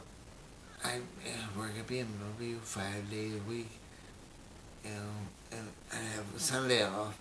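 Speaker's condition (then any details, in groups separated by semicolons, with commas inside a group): Brain injury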